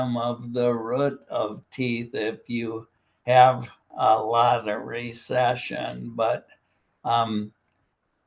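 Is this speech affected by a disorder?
Yes: primary lateral sclerosis, bulbar onset.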